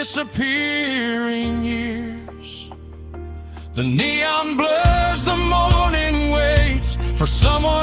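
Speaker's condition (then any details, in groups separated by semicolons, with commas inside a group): No condition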